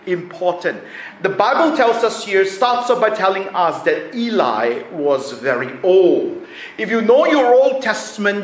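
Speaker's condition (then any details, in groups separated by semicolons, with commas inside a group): No condition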